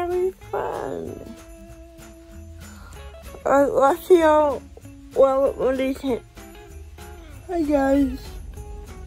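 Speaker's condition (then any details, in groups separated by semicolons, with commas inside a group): Cerebral palsy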